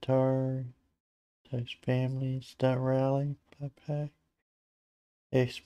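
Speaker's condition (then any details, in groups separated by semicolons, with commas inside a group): Parkinson's disease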